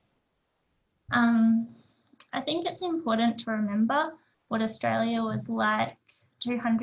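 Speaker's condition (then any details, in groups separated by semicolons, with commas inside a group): No condition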